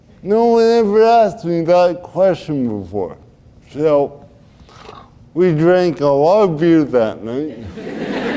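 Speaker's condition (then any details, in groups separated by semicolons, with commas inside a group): Cerebral palsy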